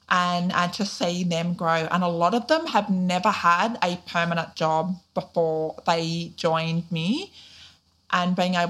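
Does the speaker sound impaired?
Yes: deafness, profound; born deaf, recessive gene, Auslan sign language first language, started speaking at age 5; weekly private speech therapy in childhood, speaks clearly, bilingual Auslan and spoken English.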